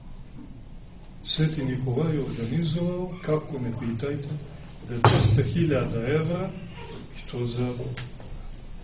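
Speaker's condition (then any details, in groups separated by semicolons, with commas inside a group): No condition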